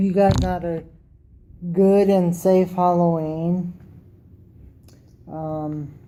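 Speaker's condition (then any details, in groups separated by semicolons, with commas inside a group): Cerebral palsy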